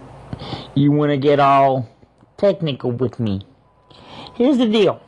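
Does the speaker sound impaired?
Yes: cerebral palsy; cerebral palsy from birth.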